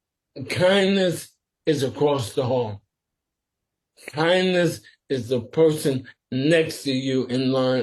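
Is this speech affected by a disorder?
Yes: sporadic ALS.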